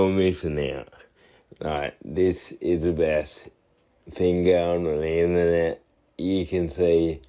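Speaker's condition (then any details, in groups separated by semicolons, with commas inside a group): Cerebral palsy; from birth, tight muscles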